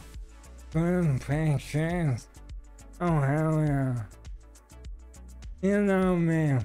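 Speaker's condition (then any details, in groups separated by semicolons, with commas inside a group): ALS; stem cell treatment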